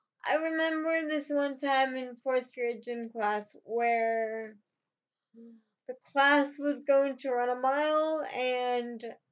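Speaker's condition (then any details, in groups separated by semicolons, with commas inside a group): Cerebral palsy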